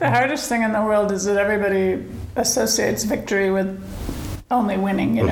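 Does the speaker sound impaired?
No.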